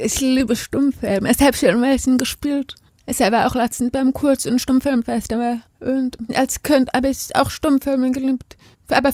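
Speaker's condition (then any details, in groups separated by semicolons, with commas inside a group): Deafness; not born deaf, spoken mother tongue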